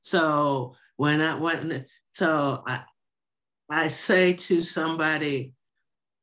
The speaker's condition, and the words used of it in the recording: Aphasia. I then I can't say words. I don't know what to say.